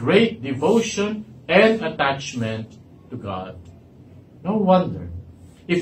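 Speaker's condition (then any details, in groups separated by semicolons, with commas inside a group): No condition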